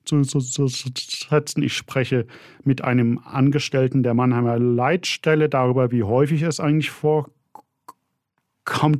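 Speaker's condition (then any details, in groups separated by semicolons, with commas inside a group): Stuttering, severe; fairly strong stuttering symptoms by own account; audible blocks and repetitions during recording; sudden blocks, word and part-word repetitions, phrase repetitions, filler sounds; repeated words, blocks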